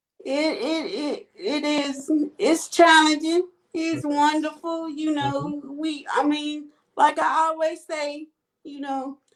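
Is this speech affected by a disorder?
Yes: cerebral palsy.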